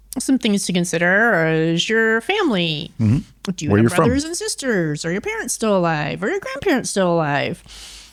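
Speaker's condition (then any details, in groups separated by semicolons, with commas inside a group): No condition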